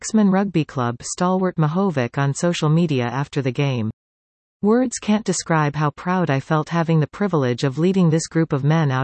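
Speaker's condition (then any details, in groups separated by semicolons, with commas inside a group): No condition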